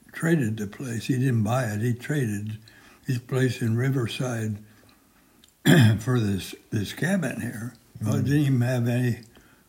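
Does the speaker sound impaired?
Yes: Parkinson's, severe.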